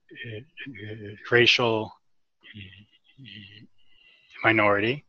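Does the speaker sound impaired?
Yes: stuttering; adult stuttering; stutters openly during recorded interview; part-word repetitions like c- c-, frequent uh interjections before words, breaks mid-word; here blocks.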